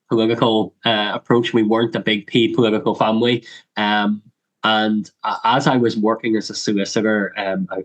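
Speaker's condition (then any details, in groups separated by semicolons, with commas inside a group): Cleft lip and palate; congenital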